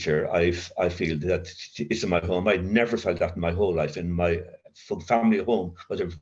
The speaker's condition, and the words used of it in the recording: Stuttering. But one of the, one of the consequence of that is that my voice never feels like it's my voice.